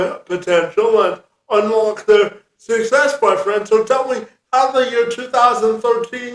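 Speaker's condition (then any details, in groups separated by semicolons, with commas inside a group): Cerebral palsy; present from birth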